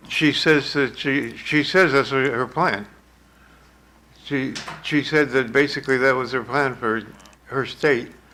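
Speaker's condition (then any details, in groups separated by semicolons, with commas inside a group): Parkinson's; severe, shaking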